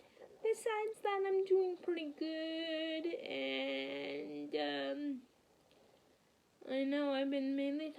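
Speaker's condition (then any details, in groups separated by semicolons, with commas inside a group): Cerebral palsy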